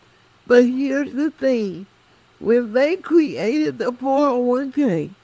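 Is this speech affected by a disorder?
Yes: cerebral palsy; speech affected.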